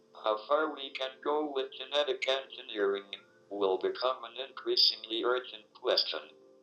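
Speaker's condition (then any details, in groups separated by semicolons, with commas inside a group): ALS, speech-generating device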